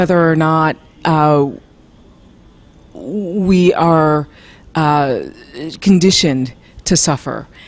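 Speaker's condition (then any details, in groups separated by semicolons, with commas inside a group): No condition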